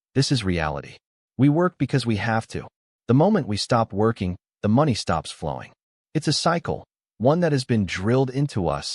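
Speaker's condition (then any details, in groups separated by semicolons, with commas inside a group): No condition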